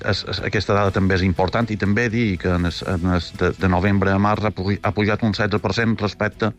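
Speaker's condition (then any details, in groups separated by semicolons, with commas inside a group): No condition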